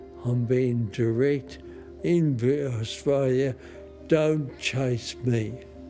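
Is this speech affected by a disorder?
Yes: motor neurone disease; onset cramp while running.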